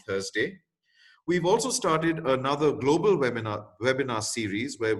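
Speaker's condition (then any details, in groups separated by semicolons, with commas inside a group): No condition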